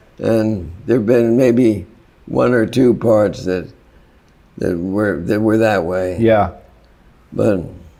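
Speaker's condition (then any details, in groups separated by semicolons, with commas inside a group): Parkinson's; worsening, often debilitating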